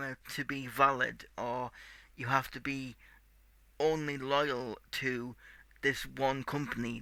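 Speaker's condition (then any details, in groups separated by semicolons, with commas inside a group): Cerebral palsy; tight muscles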